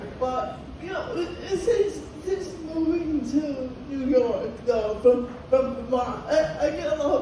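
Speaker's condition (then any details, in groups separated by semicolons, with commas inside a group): Cerebral palsy; atypical voice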